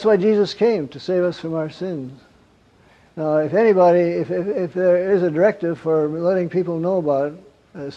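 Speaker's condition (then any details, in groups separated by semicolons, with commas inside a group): Parkinson's; wakes at night, gets up around 3 am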